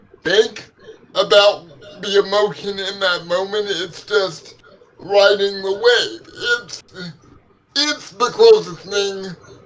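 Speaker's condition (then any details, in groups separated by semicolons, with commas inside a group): Cerebral palsy; legs affected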